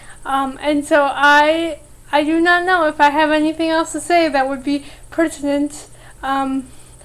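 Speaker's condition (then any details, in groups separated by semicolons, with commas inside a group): Cerebral palsy; cerebral palsy affecting walking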